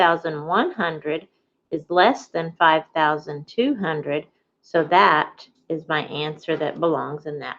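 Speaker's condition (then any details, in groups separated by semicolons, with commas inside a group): No condition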